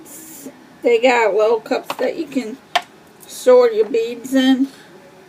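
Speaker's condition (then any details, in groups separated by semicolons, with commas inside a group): Cerebral palsy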